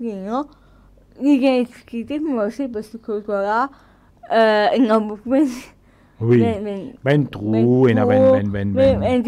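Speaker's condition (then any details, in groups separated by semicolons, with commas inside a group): Cerebral palsy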